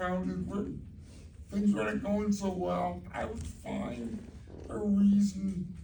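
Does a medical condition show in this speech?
Yes: cerebral palsy.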